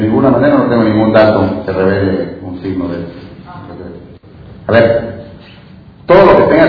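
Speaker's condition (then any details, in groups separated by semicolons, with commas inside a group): No condition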